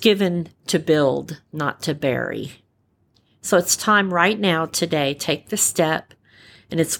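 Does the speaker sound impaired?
Yes: repaired cleft palate, cleft palate without cleft lip; congenital cleft, roof of mouth only, single repair by plastic surgeon at about 9 months; only one surgery lifetime, repair looks excellent to examining doctors and dentists; uses voice for radio hosting, singing and public speaking.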